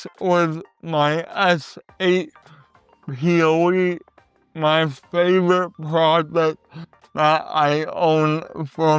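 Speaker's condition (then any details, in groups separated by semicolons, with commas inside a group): Cerebral palsy; uses adaptive equipment; voice often not understood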